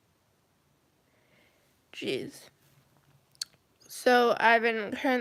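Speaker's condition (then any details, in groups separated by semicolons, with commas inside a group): Cerebral palsy, mild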